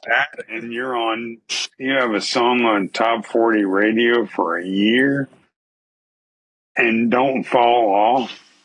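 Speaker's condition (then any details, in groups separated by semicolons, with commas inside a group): ALS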